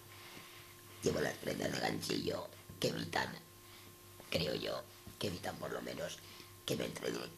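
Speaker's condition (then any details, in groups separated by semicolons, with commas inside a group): Total laryngectomy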